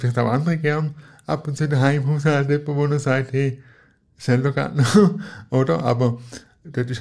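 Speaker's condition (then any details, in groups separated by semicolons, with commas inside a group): Cerebral palsy; cerebral palsy present from birth, wheelchair user, crawled on knees as child, needs help in daily life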